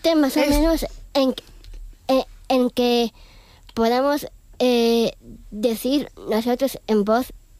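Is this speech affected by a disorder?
Yes: Down syndrome.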